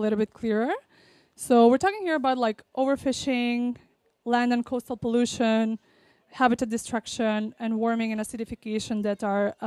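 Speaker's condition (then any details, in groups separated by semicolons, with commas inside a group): No condition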